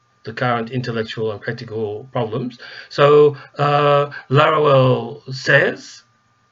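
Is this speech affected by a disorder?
No.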